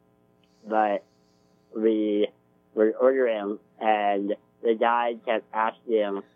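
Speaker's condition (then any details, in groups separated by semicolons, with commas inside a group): Spinal muscular atrophy, type 2; better jaw muscles since Spinraza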